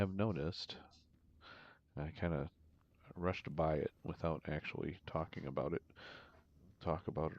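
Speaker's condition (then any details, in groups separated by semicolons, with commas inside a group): No condition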